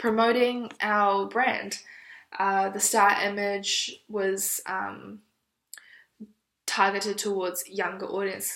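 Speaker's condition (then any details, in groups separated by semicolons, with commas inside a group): No condition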